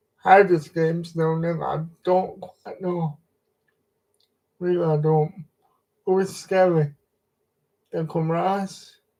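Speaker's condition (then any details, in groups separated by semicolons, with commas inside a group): Cerebral palsy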